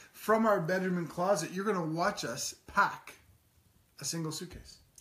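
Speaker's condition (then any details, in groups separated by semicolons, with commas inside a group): No condition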